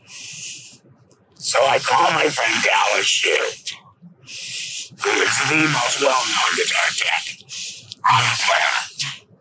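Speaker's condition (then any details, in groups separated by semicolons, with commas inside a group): Laryngectomy; no vocal cords, 6.5 days intensive care, 32 days in hospital without food or water; esophageal speech, presses on neck daily to talk, rattles esophagus like vocal cords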